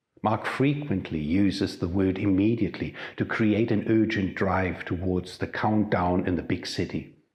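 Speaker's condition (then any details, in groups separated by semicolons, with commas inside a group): No condition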